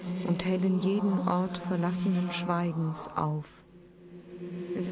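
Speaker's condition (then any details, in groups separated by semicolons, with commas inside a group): No condition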